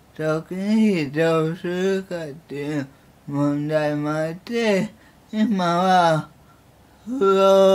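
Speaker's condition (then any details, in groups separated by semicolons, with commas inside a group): Cerebral palsy; severe, uses a wheelchair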